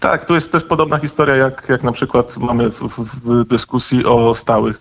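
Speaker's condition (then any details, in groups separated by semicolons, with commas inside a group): No condition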